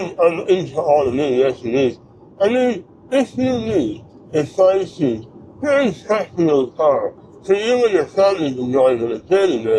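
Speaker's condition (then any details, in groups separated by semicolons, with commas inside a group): Mouth cancer surgery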